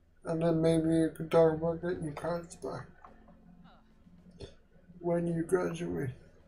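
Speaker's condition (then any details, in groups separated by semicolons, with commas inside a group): Quadriplegic cerebral palsy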